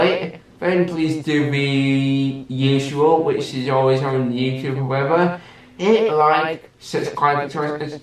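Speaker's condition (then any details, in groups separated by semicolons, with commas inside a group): Cerebral palsy with stammer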